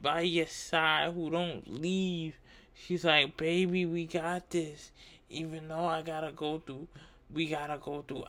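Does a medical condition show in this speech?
Yes: cerebral palsy; uses wheelchair.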